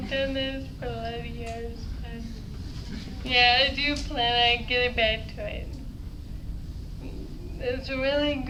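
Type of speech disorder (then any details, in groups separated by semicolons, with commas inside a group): Ataxic dysarthria; Friedreich's ataxia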